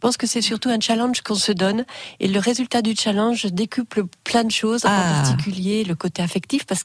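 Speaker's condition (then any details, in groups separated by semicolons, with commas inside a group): No condition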